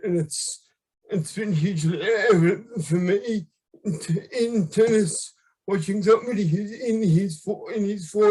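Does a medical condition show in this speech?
Yes: left hemiplegia; left-sided.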